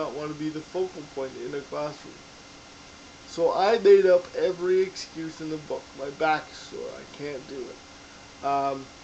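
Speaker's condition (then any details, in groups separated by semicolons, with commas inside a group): Cerebral palsy; diagnosed in infancy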